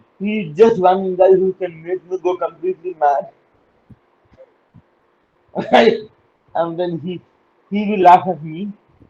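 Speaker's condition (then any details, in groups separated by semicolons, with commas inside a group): Cerebral palsy; uses wheelchair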